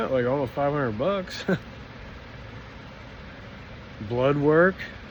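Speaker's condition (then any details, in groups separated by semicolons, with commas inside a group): No condition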